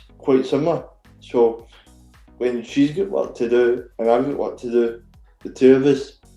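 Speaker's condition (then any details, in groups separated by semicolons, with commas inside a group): Cerebral palsy; very rigid body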